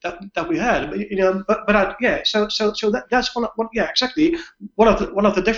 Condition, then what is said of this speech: Stuttering. So, but in my case, I guess it's really primarily cluttering because